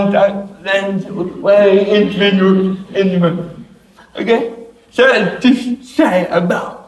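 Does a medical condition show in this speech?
Yes: cerebral palsy; affects hands.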